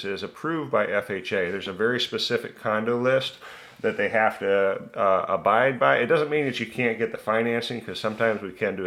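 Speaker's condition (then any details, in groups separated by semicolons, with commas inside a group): No condition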